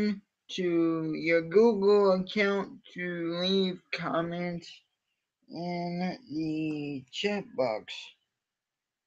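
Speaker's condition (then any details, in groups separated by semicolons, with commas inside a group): Cerebral palsy; from birth, uses wheelchair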